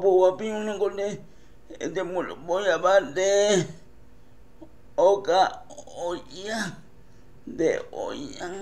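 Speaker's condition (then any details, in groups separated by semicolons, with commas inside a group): Cerebral palsy; speech affected by condition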